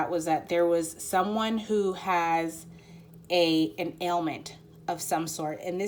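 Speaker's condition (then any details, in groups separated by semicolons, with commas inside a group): No condition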